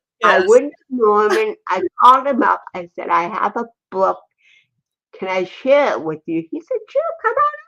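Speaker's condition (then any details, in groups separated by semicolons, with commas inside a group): Cerebral palsy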